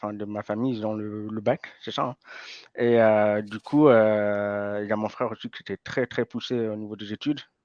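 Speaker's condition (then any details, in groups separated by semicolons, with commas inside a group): Hearing impairment from birth, congenital; school to learn spoken French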